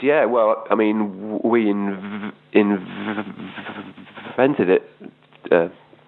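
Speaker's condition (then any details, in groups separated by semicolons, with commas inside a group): Stammer; still present at 32; still has stammer at 32; stammered ordering a beer on First Dates TV show, date finished words, spoke over; repeated sounds, blocks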